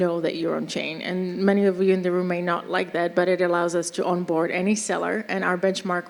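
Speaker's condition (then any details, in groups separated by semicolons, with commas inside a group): No condition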